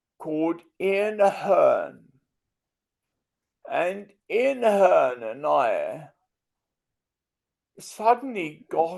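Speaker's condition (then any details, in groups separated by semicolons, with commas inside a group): Multiple sclerosis; wheelchair user, cannot walk, recently hospitalized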